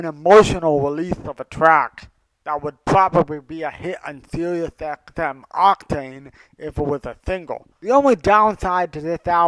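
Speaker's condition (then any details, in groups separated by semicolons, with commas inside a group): Cerebral palsy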